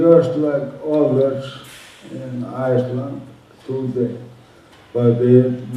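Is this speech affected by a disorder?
Yes: motor neuron disease.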